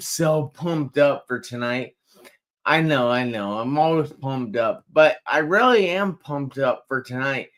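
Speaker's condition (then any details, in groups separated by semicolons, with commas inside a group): Traumatic brain injury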